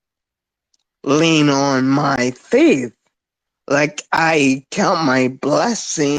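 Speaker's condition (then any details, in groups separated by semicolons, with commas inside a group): Spinocerebellar ataxia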